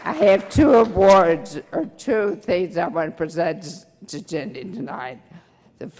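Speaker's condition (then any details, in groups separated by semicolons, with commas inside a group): Brain injury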